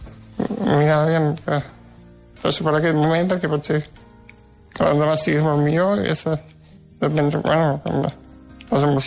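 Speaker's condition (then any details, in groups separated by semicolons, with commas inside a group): Duchenne muscular dystrophy; housebound, no longer able to eat, moves only head and legs slightly, postural pain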